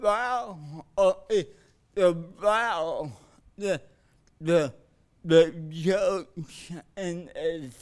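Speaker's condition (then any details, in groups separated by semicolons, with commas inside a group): Cerebral palsy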